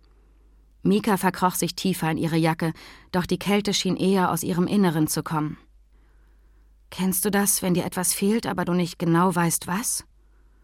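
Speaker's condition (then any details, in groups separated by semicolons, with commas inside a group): No condition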